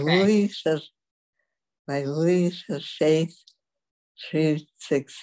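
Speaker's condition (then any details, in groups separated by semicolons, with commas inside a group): Dystonia; affects walking and speech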